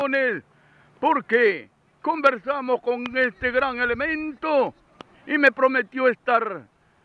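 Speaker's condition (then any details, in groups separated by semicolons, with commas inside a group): No condition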